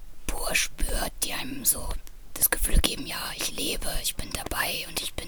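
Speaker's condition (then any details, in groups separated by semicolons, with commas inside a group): Voice disorder after laryngeal cancer, radiation scarring of vocal folds; laryngeal cancer treated with radiation and chemotherapy, vocal cord scarring from radiation, swallowing disorder; vocal cord problems, voice somewhat quieter, audibly affected, recording volume turned up high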